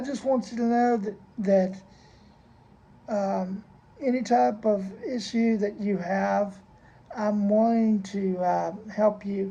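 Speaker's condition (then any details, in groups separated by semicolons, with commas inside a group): Cerebral palsy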